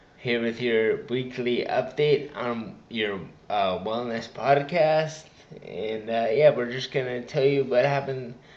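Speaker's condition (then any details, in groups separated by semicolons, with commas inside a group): Traumatic brain injury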